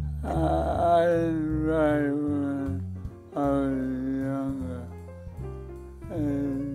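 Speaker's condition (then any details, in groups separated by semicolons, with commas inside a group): Parkinson's disease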